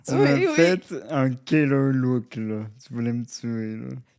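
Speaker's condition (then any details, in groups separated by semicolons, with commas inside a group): Cerebral palsy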